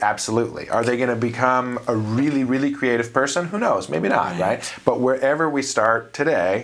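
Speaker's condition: No condition

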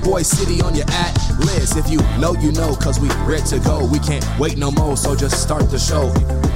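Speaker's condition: No condition

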